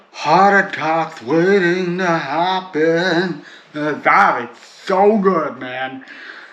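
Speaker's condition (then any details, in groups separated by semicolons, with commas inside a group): Cerebral palsy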